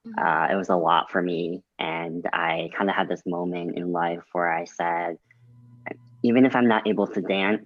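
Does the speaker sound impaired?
Yes: cleft lip and palate.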